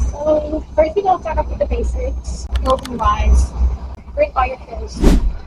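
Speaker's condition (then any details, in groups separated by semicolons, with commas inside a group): No condition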